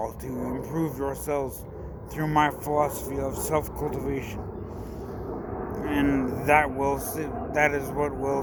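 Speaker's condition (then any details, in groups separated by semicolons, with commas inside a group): Brain injury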